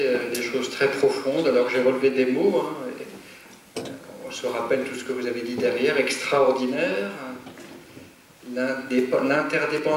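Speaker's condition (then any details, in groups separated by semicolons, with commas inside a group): No condition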